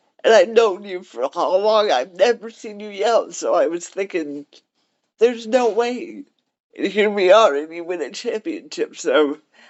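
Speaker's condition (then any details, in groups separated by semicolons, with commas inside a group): Cerebral palsy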